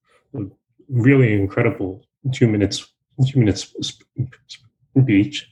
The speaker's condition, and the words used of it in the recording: Stuttering. Most of my disfluency is blocking on sounds, like the pause I just had before the word block.